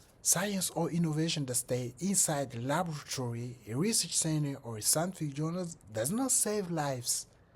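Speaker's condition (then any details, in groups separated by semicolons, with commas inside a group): No condition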